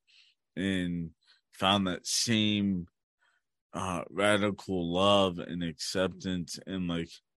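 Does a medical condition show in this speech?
Yes: cerebral palsy; speech reveals disability, speaks more slowly than others, articulate.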